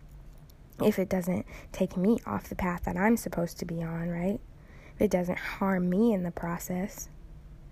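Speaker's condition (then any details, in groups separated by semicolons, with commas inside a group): No condition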